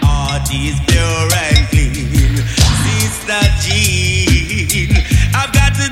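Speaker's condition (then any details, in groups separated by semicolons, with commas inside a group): No condition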